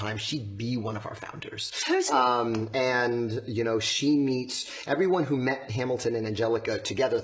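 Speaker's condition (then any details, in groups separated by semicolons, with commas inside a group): No condition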